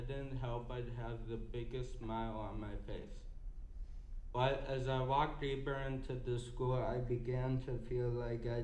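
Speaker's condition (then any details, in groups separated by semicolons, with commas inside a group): Cerebral palsy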